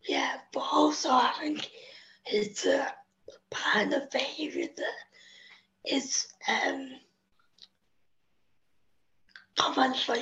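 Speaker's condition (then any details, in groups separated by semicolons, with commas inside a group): Spastic quadriplegic cerebral palsy; needs help with most physical tasks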